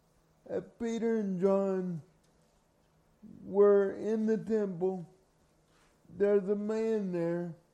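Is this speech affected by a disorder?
Yes: cerebral palsy; from birth.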